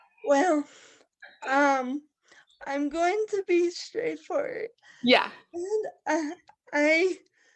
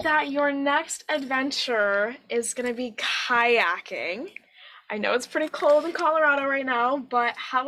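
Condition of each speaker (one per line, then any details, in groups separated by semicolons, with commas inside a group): Cerebral palsy; physical therapy for sitting straight, hand weakness
No condition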